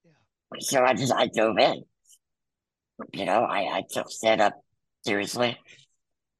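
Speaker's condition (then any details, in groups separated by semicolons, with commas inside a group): Muscular dystrophy; congenital, wheelchair user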